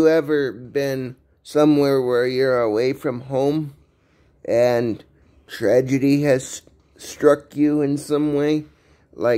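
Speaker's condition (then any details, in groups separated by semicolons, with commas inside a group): Cerebral palsy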